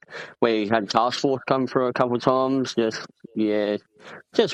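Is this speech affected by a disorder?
Yes: cleft palate; congenital.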